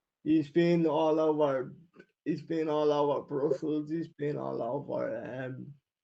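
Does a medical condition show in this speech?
Yes: cerebral palsy.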